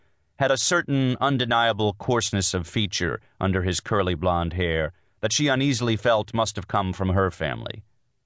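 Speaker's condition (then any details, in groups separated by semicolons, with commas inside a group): No condition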